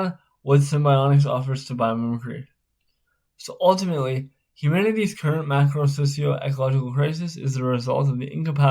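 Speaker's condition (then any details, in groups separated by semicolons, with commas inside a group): Spastic cerebral palsy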